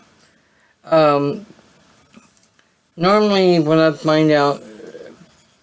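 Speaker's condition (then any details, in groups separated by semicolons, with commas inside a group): Cerebral palsy; voice sound affected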